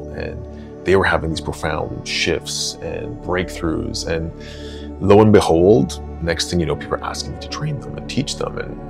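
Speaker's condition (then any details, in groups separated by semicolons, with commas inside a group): No condition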